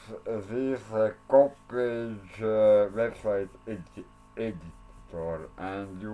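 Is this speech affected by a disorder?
Yes: cerebral palsy; speech not very clear.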